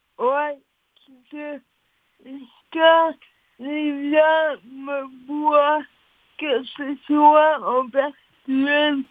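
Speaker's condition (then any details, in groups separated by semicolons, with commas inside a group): Cerebral palsy; since birth, oxygen loss to brain during delivery, all four limbs affected, walks slowly, spasms; speech affected, listeners must pay attention to follow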